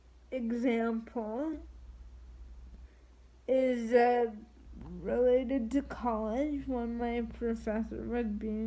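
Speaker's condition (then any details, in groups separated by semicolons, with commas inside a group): Triplegic cerebral palsy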